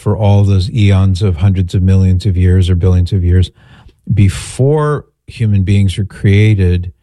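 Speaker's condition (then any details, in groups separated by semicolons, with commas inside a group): No condition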